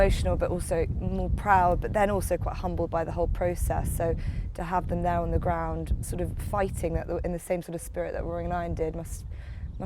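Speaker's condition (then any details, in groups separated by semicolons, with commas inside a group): No condition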